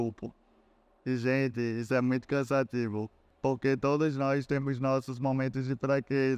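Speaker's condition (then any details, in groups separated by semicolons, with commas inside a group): Cerebral palsy; relearned talking after onset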